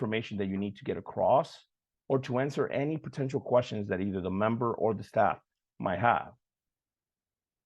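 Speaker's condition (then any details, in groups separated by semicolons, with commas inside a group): No condition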